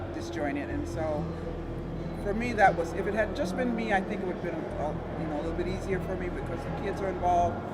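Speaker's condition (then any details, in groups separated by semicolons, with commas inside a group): No condition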